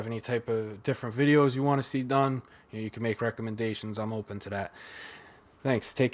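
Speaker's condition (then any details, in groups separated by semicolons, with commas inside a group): No condition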